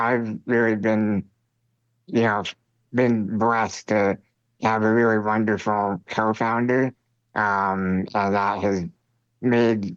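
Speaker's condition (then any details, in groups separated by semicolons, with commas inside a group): Spinal muscular atrophy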